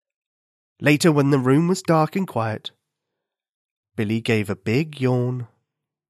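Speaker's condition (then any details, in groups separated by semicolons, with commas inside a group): No condition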